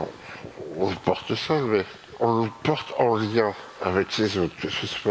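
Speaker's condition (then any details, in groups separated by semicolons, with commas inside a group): Myopathy; caused tetraplegia, wheelchair user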